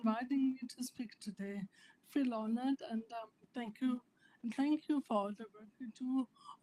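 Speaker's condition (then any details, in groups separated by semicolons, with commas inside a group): Primary lateral sclerosis; upper motor neurons only, spasticity; initially probable diagnosis; speech sounded different, like drunk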